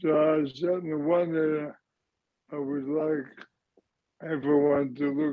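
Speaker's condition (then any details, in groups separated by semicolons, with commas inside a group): ALS / motor neurone disease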